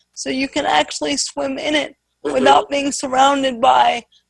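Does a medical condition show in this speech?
Yes: spastic quadriplegic cerebral palsy.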